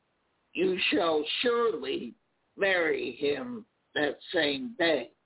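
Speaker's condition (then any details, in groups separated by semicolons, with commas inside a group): Spasmodic dysphonia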